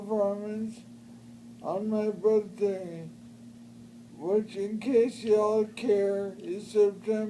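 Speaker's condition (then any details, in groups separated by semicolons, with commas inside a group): Brain injury; traumatic brain injury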